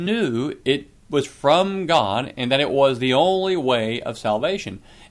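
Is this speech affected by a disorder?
No.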